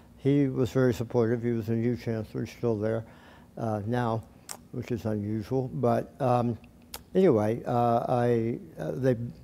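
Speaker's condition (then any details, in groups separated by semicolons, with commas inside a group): Tongue cancer surgery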